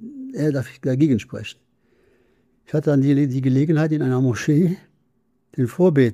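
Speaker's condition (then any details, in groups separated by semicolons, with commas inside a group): Parkinson's disease; numbness right foot, glasses slipped from hand, deep brain stimulation: two brainstem electrodes, pacemaker in chest; speech therapy trains facial muscles against freezing face and speech against decline, going well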